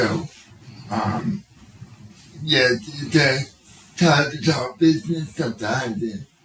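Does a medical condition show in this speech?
Yes: cerebral palsy.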